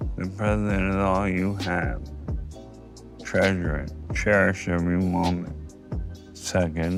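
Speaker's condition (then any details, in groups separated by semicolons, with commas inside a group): ALS; onset with right hand weakness; speaking became harder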